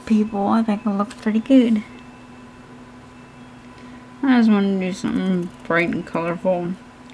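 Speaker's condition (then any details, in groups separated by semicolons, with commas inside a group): Cerebral palsy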